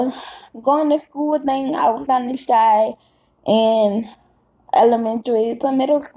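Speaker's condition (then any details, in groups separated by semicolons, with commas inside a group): Cerebral palsy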